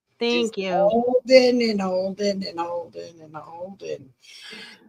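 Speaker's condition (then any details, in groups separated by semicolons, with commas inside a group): No condition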